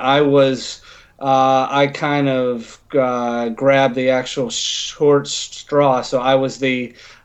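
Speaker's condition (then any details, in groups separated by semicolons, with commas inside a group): Stuttering; covert stuttering, hidden for years, struggled with speech since early years; went back to speech therapy as adult, now open about stuttering, National Stuttering Association member since 2006; stuttered badly when nervous or anxious, sometimes only mild, avoided speaking roles, chose behind-camera work; repeated sounds, prolonged sounds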